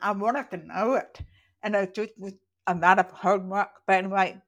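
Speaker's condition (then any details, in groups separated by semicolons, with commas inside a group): Profoundly deaf, congenital; born profoundly deaf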